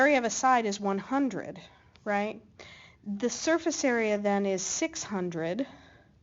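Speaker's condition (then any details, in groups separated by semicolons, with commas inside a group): No condition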